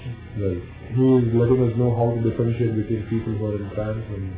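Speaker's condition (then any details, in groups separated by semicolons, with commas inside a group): No condition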